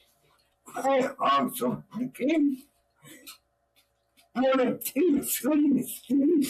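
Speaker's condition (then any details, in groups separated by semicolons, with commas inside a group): Cerebral palsy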